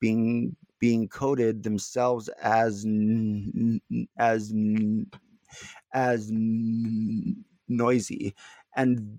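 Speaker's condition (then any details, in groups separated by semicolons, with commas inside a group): Stuttering; not stuttering much during this interview; little stuttering currently; repeated sounds, repeated words, prolonged sounds, blocks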